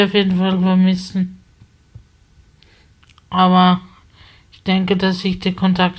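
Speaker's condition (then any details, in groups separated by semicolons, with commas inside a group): Spasticity from birth; multiple sclerosis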